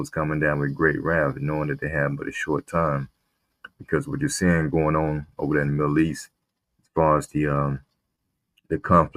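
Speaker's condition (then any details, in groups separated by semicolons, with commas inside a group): No condition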